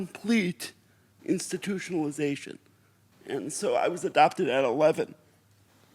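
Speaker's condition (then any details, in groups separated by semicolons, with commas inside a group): Cerebral palsy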